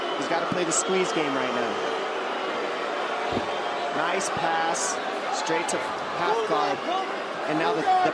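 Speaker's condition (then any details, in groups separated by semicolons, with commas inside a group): No condition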